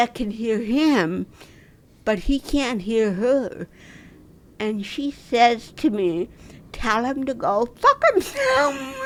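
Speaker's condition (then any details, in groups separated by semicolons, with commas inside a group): Cerebral palsy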